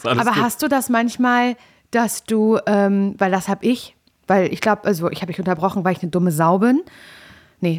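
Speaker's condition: No condition

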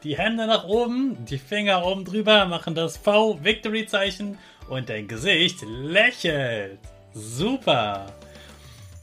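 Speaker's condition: No condition

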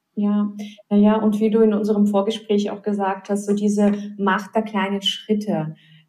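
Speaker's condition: No condition

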